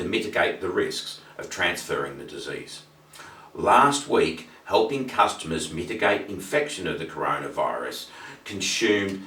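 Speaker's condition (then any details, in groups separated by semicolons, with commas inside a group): No condition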